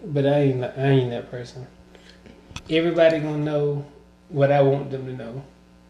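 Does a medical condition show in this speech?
No.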